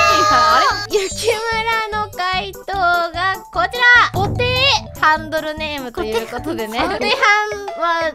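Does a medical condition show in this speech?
No.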